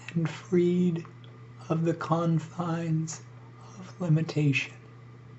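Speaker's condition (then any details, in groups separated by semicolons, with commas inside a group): ALS; struggles to breathe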